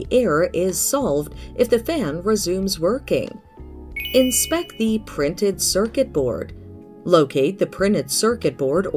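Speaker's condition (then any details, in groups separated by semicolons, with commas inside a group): No condition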